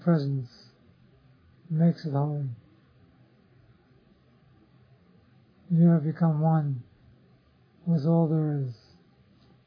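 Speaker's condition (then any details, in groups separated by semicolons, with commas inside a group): Parkinson's disease; others offer remedies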